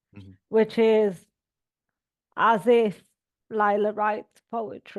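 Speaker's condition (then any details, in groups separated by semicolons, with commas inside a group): Cerebral palsy; all four limbs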